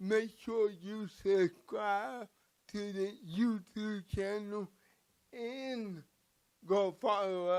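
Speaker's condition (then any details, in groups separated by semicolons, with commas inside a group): Cerebral palsy; from birth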